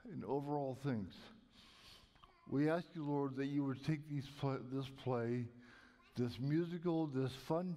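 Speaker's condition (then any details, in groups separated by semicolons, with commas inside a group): Cerebral palsy; may be hard to understand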